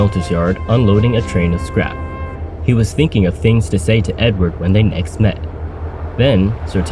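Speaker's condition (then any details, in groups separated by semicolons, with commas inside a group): No condition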